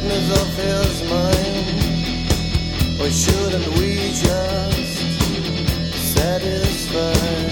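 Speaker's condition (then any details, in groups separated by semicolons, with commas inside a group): No condition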